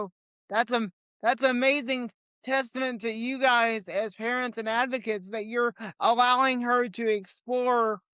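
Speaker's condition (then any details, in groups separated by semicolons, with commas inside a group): Cerebral palsy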